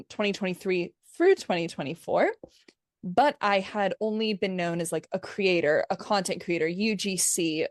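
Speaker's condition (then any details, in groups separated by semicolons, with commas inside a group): No condition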